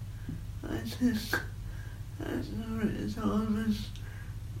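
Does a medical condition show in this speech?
Yes: cerebral palsy; uses wheelchair.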